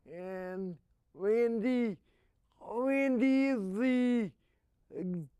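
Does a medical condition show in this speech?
Yes: spastic quadriplegia.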